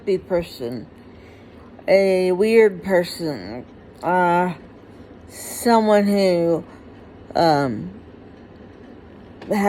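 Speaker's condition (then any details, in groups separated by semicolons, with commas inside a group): Huntington's disease; inherited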